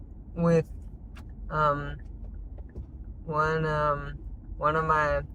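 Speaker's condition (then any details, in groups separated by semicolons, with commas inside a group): Traumatic brain injury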